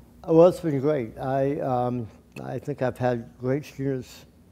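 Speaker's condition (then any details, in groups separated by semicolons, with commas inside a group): Tongue cancer surgery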